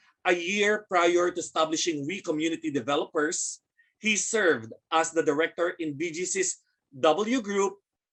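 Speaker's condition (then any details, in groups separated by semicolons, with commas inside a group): No condition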